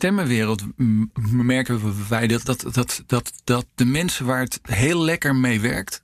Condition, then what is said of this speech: Stuttering. Je stottert niet aan de microfoon.